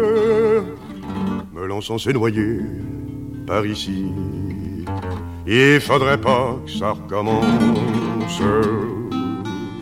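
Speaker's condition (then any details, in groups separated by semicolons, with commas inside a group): No condition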